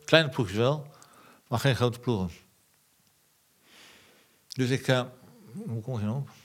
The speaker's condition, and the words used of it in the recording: Parkinson's disease. De helft van het volkslied komt van de Parkinson, hè? En de andere helft is omdat ik gewoon moeilijk praat.